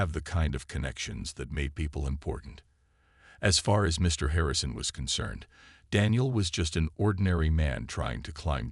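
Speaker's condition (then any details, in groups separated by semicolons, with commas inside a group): No condition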